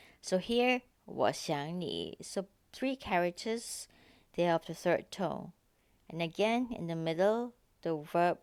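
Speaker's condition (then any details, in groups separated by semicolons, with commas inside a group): No condition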